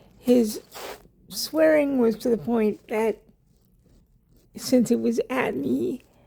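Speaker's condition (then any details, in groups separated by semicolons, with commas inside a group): Cerebral palsy; wheelchair user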